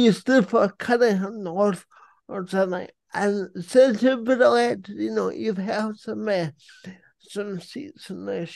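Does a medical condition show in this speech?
Yes: cerebral palsy.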